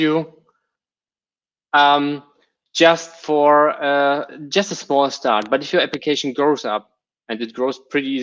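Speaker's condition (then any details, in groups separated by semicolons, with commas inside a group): No condition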